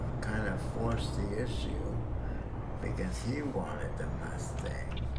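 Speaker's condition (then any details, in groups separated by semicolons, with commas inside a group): Cerebral palsy; breathing fine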